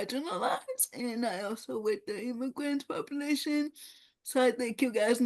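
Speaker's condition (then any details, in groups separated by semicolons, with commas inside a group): Cerebral palsy; no gross or fine motor skills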